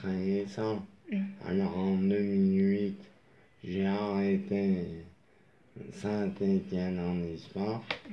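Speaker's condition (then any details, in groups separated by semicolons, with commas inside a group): Traumatic brain injury; moped accident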